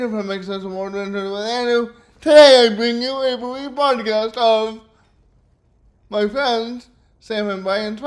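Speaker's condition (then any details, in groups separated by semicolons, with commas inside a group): Cerebral palsy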